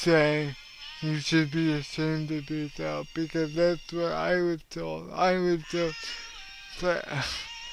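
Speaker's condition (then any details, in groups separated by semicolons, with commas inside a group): Cerebral palsy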